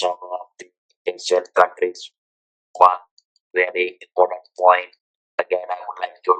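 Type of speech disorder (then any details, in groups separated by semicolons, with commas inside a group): Electrolarynx speech; throat cancer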